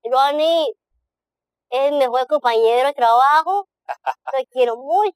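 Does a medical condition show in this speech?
Yes: Down syndrome; present from birth; nearly 30 years old.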